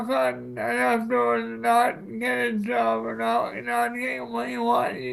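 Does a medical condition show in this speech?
Yes: cerebral palsy.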